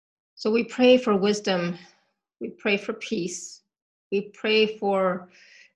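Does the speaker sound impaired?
No.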